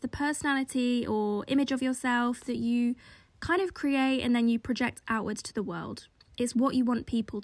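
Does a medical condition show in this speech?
No.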